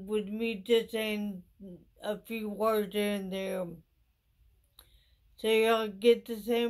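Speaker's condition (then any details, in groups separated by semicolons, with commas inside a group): Traumatic brain injury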